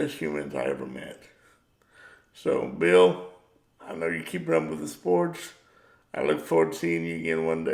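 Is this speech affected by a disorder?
Yes: cerebral palsy; power wheelchair.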